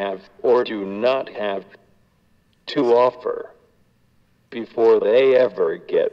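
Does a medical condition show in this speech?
Yes: cerebral palsy; diagnosed at eight months.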